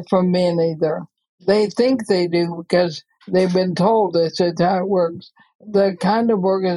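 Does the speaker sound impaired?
Yes: ALS; neurodegenerative disease affecting the muscles, estimated little over a year to live; progressive, expects to die within couple of years, breathing affected; gets out of breath easily, gasping while speaking.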